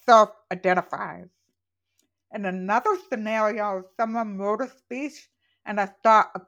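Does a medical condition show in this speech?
Yes: profoundly deaf, congenital; born profoundly deaf, hearing aid wearer, learned to speak orally, does not know sign language; wears hearing aids; accent from deafness, not British, described as accent from nowhere.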